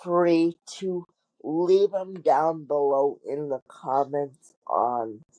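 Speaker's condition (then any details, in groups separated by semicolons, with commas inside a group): Cerebral palsy; wheelchair user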